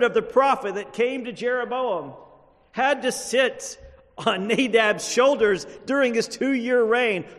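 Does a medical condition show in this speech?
No.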